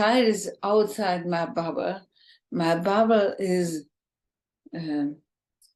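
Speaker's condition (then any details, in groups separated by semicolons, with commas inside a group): ALS, bulbar form, bulbar onset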